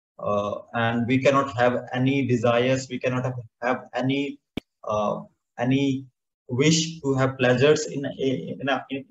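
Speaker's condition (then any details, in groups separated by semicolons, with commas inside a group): Stammering; stammering began around age eight, undiagnosed learning disability, self-diagnosed dyslexia and dyspraxia, motor coordination difficulties; stammering no longer affects everyday life, enjoys stammering now; difficulty articulating and forming sentences, worse in English as non-native language; repeated sounds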